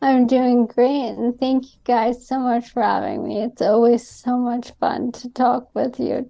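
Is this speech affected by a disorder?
Yes: ALS; speech affected by ALS, noticeable on podcasts and shows.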